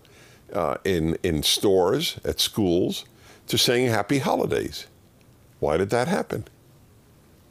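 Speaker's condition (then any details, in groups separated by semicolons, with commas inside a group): No condition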